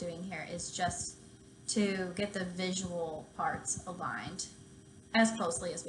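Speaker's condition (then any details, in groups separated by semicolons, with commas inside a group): No condition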